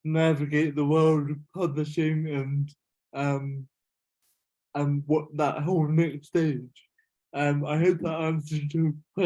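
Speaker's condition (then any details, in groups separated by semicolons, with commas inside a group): Cerebral palsy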